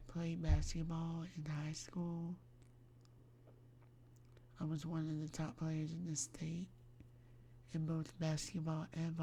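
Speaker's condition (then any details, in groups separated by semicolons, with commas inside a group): Myasthenia gravis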